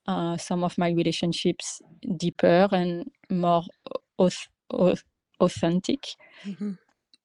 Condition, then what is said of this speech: Stuttering. Yeah, so for me, my stutter is about the same in both languages.